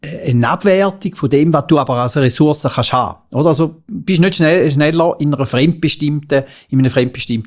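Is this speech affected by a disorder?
No.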